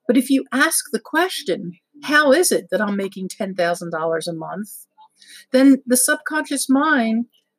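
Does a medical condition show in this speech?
No.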